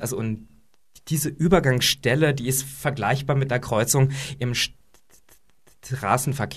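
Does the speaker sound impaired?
Yes: stuttering; plays less of a role in small talk than years ago; stutters more or less depending on day and situation, fluent in familiar routine settings; here blocks.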